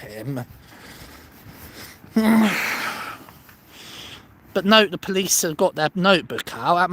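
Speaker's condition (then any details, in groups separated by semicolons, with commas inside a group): No condition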